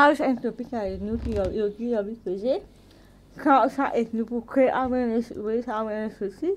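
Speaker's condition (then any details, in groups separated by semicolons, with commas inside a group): Cerebral palsy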